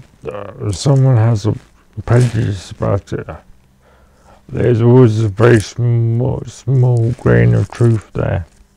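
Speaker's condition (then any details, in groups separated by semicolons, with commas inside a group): Cerebral palsy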